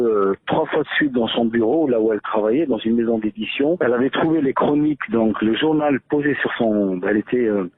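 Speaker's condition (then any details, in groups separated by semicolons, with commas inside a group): No condition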